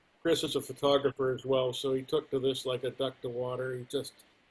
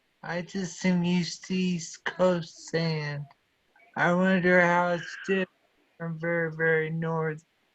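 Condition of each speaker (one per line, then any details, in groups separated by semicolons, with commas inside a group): No condition
Multiple sclerosis; primary progressive; early relapses, low-dose chemotherapy-type treatment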